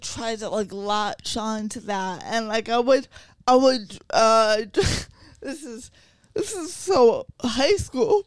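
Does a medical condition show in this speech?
Yes: cerebral palsy.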